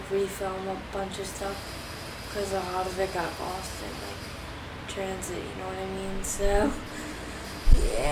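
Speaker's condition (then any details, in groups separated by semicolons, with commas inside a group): Cerebral palsy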